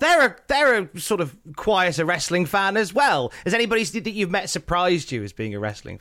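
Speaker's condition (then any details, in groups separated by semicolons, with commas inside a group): No condition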